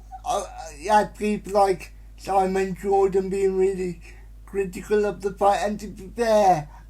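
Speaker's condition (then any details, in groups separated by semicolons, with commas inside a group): Cerebral palsy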